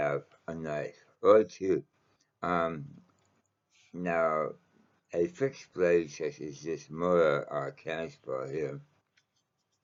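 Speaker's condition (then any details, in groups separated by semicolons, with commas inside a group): Mouth cancer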